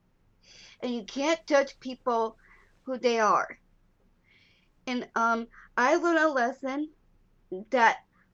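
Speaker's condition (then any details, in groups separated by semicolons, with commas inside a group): Down syndrome; lifelong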